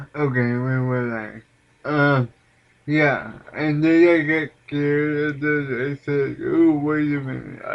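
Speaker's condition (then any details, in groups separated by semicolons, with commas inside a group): Cerebral palsy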